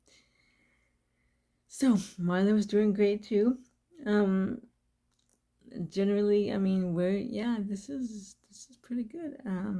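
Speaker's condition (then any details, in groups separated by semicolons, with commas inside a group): Cerebral palsy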